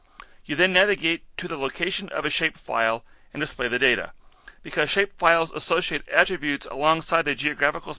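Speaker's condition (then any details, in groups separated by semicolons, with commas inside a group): No condition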